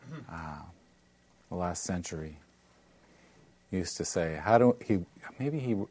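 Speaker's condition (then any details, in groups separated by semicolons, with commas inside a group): No condition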